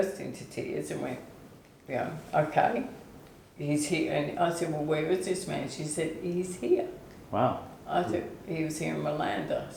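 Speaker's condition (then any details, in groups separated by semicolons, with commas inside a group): ALS/MND; onset foot drop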